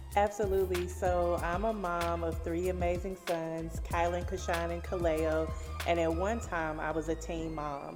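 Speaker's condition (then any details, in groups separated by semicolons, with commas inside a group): No condition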